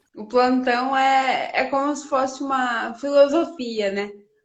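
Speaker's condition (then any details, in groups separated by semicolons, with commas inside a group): Cerebral palsy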